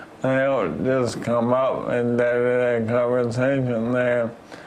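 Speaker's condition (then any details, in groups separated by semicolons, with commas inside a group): ALS; feeding tube placed; cannot be lifted, tongue and throat muscles weakening; increasingly slurred, harder to understand, harder to chew and swallow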